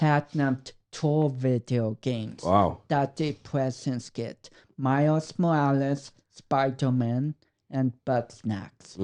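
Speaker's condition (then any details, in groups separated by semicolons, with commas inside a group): Cerebral palsy; affects speech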